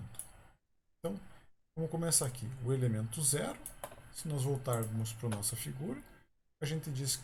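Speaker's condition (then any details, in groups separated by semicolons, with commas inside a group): No condition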